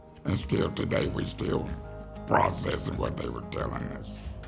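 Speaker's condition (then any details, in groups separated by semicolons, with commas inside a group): Total laryngectomy; laryngectomy for advanced laryngeal cancer, voice prosthesis; after total laryngectomy; hoarseness then voice loss, now speaks with voice prosthesis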